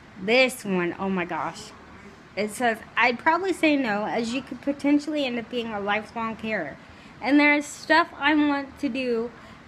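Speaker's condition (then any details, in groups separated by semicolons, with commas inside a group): Cerebral palsy, severe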